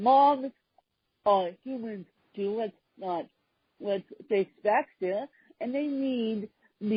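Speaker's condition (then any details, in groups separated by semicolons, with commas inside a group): Cerebral palsy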